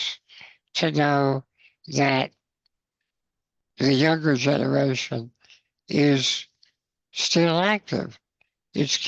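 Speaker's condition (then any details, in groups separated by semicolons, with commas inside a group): Spinal muscular atrophy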